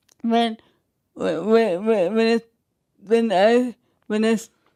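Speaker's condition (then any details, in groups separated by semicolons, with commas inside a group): Traumatic brain injury, severe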